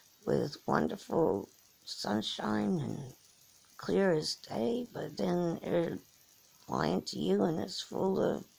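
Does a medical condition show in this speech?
Yes: cerebral palsy; from birth.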